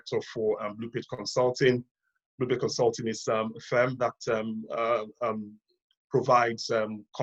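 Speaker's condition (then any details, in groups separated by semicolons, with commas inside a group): No condition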